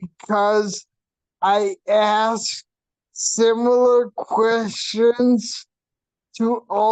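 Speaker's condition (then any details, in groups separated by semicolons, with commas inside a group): Hydrocephalus with shunt failure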